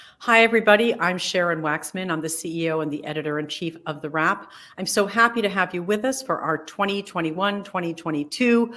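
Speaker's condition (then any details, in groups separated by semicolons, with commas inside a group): No condition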